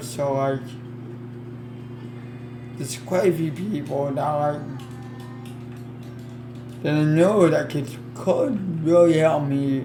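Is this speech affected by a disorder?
Yes: cerebral palsy; affects legs.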